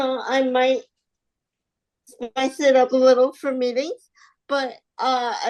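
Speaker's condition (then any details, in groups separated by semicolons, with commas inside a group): Spastic quadriplegic cerebral palsy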